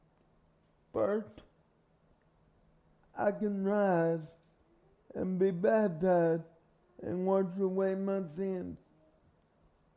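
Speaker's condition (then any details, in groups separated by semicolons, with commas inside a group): Cerebral palsy; from birth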